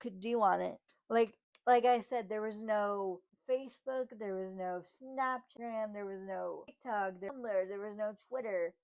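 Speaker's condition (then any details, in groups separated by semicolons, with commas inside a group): Cerebral palsy, spastic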